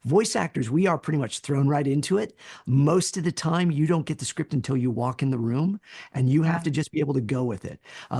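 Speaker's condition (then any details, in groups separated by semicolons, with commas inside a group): No condition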